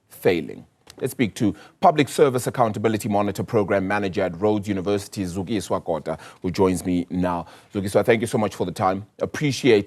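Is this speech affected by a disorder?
No.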